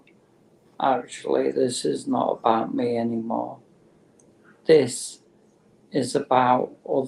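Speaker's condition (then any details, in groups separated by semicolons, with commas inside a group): Motor neurone disease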